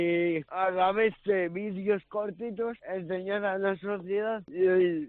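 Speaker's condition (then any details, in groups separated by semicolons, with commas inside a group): Cerebral palsy; no intellectual disability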